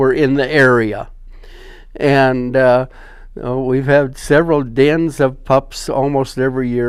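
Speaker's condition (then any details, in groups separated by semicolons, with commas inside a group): No condition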